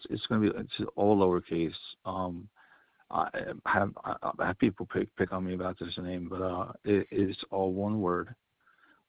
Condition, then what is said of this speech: Stuttering. I have one of those because I have a speech impediment